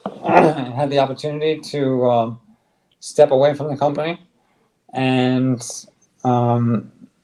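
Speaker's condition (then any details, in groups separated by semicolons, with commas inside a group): ALS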